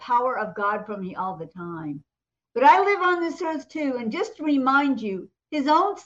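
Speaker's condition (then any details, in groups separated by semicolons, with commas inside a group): No condition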